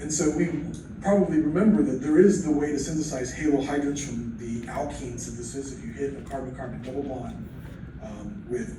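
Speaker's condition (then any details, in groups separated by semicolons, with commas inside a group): No condition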